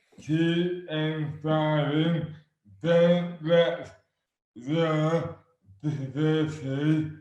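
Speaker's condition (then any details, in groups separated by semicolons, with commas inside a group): Dystonia; affects hands and speech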